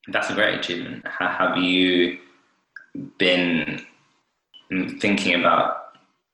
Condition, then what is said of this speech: Stuttering. But I do find it a lot easier to kind of speak and be a bit more comfortable with other people who stutter, like yourself.